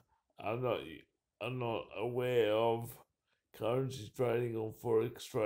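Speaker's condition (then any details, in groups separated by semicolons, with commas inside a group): Cerebral palsy; uses wheelchair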